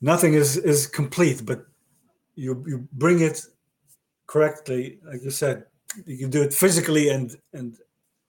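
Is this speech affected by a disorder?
Yes: aphasia after stroke; aphasia caused by stroke about 30 years ago, permanent; expresses self relatively well, unlike others who cannot, rambles off track a little.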